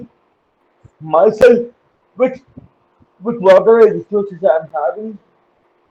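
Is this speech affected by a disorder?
Yes: cerebral palsy; uses wheelchair.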